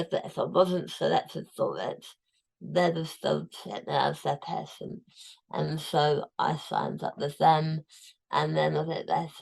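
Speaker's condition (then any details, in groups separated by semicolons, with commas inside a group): Tongue cancer, tongue removed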